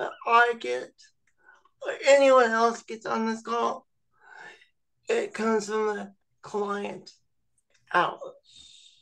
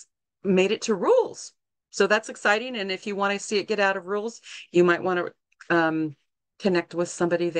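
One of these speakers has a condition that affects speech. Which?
The first: cerebral palsy; needs transfer help, bed-bound without supports.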